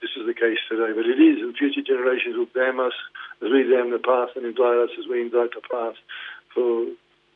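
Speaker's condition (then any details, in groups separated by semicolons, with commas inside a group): Parkinson's; diagnosed 2019, led to retirement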